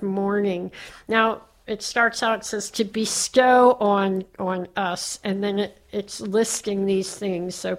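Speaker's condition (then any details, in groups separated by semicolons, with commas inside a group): Cleft palate; speech impediment while growing up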